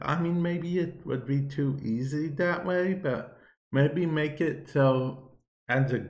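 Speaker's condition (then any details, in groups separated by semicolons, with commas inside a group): Cerebral palsy; viewer asked why talking like that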